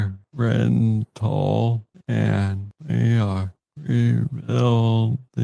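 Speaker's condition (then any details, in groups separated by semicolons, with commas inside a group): Parkinson's disease; diagnosed at age 35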